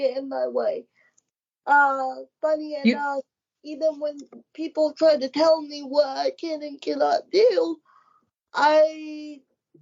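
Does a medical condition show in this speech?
Yes: cerebral palsy; wheelchair user.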